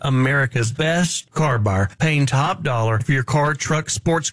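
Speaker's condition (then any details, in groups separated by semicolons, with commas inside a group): No condition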